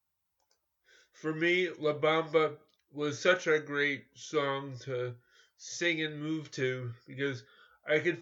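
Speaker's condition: Cerebral palsy; cerebral palsy since childhood

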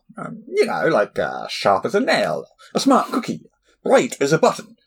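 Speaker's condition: No condition

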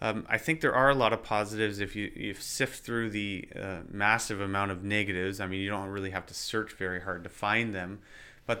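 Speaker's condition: No condition

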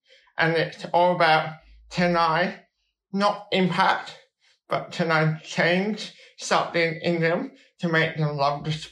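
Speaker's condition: Cerebral palsy

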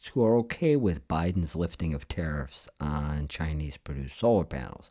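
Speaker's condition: No condition

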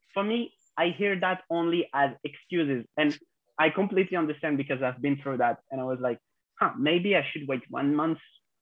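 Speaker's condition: No condition

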